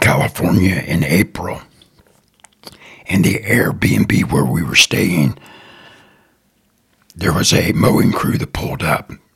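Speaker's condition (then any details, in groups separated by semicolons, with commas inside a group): Throat cancer; fears listeners criticizing voice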